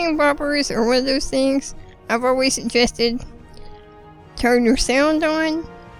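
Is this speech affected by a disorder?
Yes: spinal muscular atrophy.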